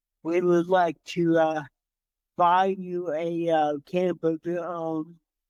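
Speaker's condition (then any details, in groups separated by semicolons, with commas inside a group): Cerebral palsy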